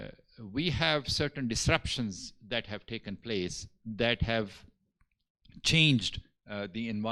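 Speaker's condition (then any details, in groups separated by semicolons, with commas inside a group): No condition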